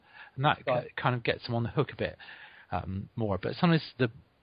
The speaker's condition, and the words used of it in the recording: Stuttering. Well, sometimes I do, and sometimes not, and it's peculiar.